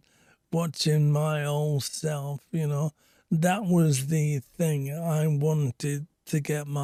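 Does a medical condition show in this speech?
Yes: speech apraxia; voice came and went, now much slower, singing voice affected.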